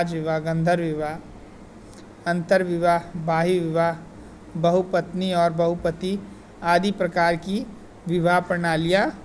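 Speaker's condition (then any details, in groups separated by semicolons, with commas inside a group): No condition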